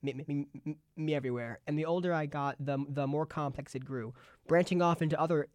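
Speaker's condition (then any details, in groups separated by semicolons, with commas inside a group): Stutter; stutter since early childhood, not expected to go away; ongoing, stutters a lot, somewhat quieter, stuttered at recent meeting; blocks where words could not leave mouth, awkward silences reading aloud, over-analysis of speech grew with age; repeated sounds, repeated words, prolonged sounds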